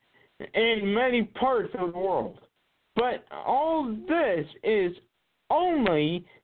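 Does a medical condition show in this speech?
Yes: cerebral palsy; cannot be hidden when acting.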